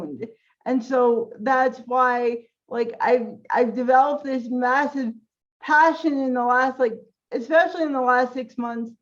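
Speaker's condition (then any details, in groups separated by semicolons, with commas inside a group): Cerebral palsy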